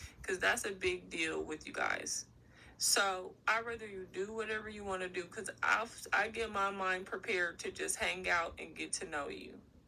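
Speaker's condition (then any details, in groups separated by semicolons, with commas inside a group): No condition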